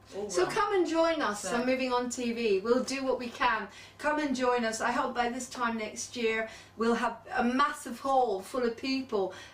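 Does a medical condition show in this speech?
No.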